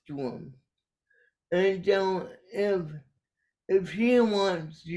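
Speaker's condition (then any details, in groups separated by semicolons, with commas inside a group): Cerebral palsy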